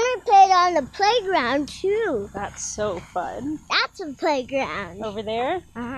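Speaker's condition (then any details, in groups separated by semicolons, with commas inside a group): No condition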